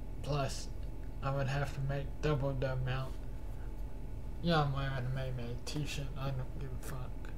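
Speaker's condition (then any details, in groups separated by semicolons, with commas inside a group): Cerebral palsy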